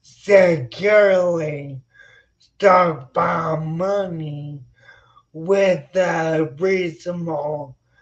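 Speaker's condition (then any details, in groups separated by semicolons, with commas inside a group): Spinocerebellar ataxia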